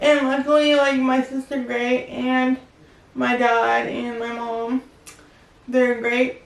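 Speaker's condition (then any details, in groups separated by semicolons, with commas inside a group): Cerebral palsy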